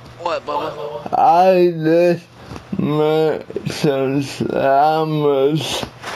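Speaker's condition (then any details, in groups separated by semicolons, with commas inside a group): Cerebral palsy; atypical speech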